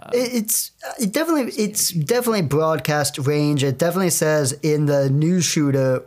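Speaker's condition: No condition

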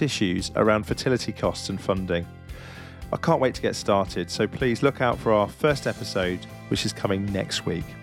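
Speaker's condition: No condition

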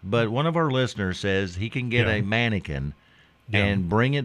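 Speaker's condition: No condition

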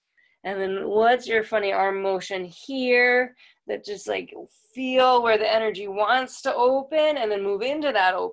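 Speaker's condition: No condition

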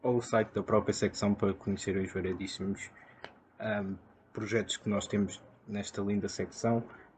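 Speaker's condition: No condition

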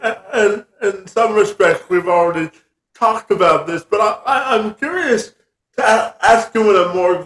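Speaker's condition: Spastic quadriplegia cerebral palsy

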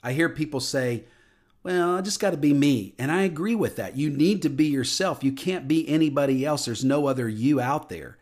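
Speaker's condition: No condition

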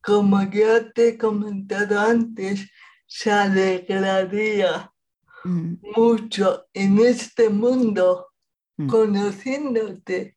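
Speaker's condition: Cerebral palsy; present at least 40 years

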